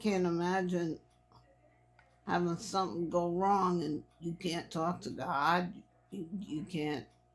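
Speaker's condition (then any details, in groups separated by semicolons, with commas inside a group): Multiple sclerosis; quadriplegic, no use of arms or legs, cannot walk; onset around age 20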